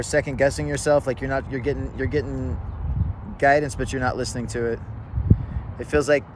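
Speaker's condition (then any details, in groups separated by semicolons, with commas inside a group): No condition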